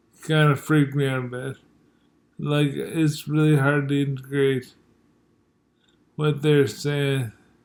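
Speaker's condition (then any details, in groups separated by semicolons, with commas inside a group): Multiple sclerosis; 17 years since onset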